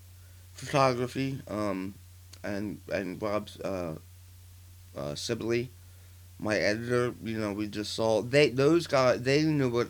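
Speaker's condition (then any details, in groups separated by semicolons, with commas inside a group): Partial glossectomy for tongue cancer; 40% of right side of tongue removed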